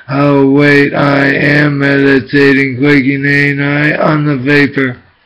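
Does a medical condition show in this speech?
Yes: brain injury.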